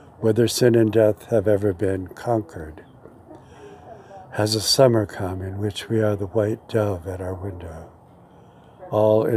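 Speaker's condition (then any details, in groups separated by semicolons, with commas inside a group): No condition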